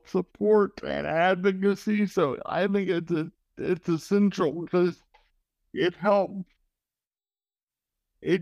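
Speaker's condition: Cerebral palsy

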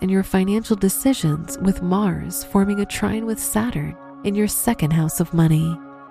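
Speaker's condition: No condition

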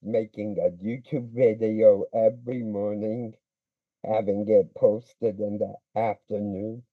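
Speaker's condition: Speech impediment; cerebral palsy considered but did not fit

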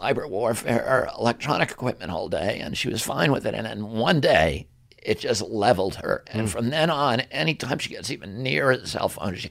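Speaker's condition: Spasmodic dystonia; voice affected

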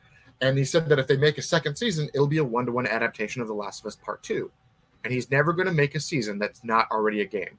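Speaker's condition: No condition

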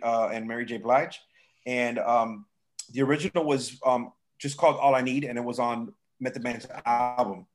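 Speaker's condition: No condition

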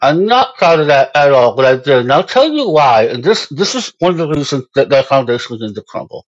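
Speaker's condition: Moebius syndrome; a little hard to understand, certain letters hard to pronounce

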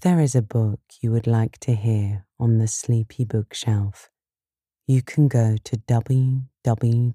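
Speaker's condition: No condition

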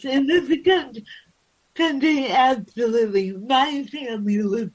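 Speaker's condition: Cerebral palsy

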